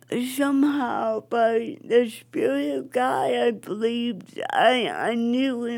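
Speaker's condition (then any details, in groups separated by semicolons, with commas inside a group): Cerebral palsy; affects speech, wheelchair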